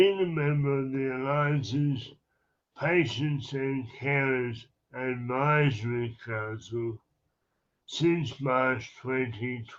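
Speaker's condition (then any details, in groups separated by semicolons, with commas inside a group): Upper motor neuron MND; rare form, upper motor neurons only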